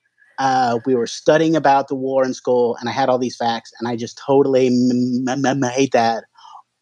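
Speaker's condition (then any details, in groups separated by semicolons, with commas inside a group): Stuttering; onset around age 2.5, fall with traumatic brain injury then, grandfather and daughter stutter, likely genetic, hypnotherapy tried; no longer hides stutter, not trying to avoid stuttering, stuttering more or more aware lately, sober; stutters every time talking, hard ordering in restaurants, phone calls, strangers, alcohol seemed to lessen stutter; prolonged sounds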